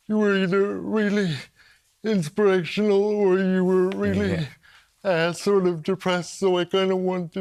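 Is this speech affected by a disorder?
Yes: cerebral palsy; quadriplegic cerebral palsy.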